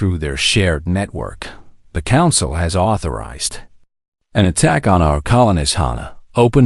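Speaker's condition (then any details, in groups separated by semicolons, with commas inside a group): No condition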